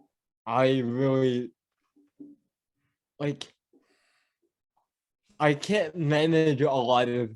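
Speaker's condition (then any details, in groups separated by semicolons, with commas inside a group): Cerebral palsy; mild speech impediment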